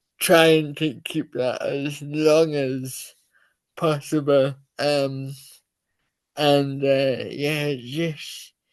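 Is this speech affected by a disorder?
Yes: cerebral palsy.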